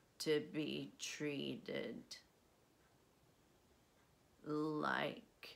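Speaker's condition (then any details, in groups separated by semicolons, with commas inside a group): Essential tremor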